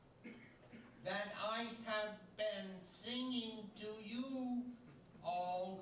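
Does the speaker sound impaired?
Yes: aphasia after stroke; severe left brain damage from stroke, right side paralyzed at first, no speech 2 years; 5 years since stroke, melodic intonation therapy, therapy at Rusk three times weekly; foreign-sounding accent, sings to speak, blinked yes and no early, couldn't complete thoughts.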